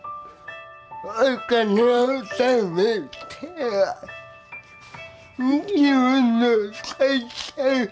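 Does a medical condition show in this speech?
Yes: cerebral palsy; congenital, affects hands and feet.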